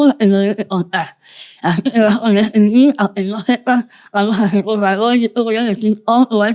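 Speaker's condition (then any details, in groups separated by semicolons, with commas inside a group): Moebius syndrome, congenital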